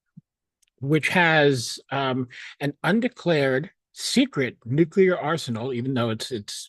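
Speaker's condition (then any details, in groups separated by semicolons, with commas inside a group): No condition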